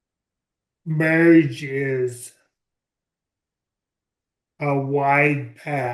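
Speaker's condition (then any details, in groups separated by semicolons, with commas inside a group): ALS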